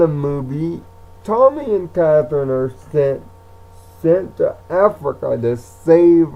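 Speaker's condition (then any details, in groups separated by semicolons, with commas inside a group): Cerebral palsy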